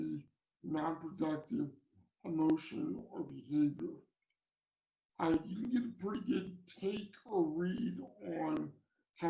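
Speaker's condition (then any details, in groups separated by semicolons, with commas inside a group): Cerebral palsy; from birth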